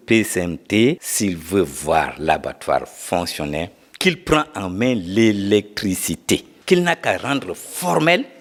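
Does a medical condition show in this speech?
No.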